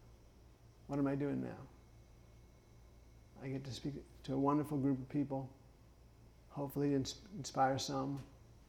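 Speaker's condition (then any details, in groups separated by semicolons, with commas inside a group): Parkinson's; fatigue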